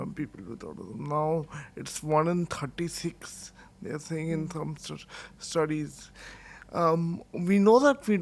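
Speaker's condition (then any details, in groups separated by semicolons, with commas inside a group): Cerebral palsy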